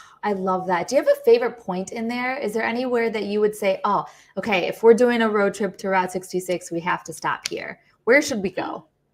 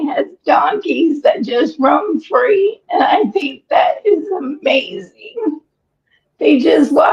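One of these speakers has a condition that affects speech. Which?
The second: ALS; recently diagnosed, symptoms a year prior, difficulty rising; breathless after exertion.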